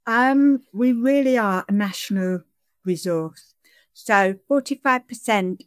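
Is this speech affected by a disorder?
Yes: deafness; questions interpreted into sign language by interpreter Lisa; sign-supported English, signing and speaking at the same time.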